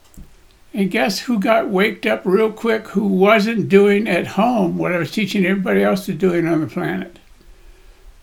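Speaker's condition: Parkinson's disease; voice shakes, body shakes

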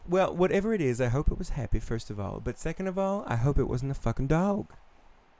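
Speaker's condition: No condition

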